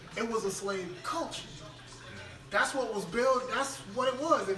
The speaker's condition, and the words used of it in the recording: No condition.